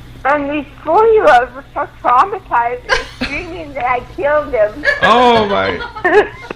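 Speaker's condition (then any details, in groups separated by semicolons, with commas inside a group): Cerebral palsy; involuntary movements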